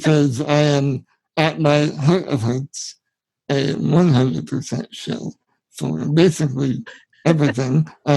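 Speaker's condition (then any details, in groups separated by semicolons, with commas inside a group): Spinal muscular atrophy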